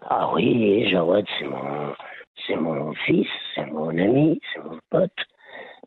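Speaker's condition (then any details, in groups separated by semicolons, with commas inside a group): Laryngeal cancer; later lung cancer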